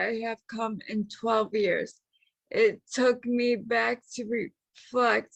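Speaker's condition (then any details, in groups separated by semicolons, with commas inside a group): Traumatic brain injury; about 12 years after injury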